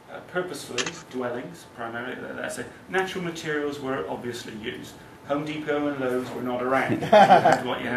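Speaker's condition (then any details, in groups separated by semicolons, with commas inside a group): No condition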